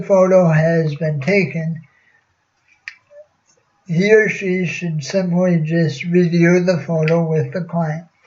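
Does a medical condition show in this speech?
Yes: cerebral palsy.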